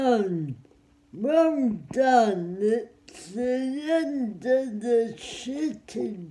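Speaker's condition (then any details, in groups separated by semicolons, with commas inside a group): Cerebral palsy; spastic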